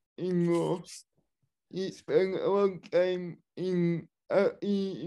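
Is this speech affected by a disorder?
Yes: cerebral palsy, spastic and dyskinetic.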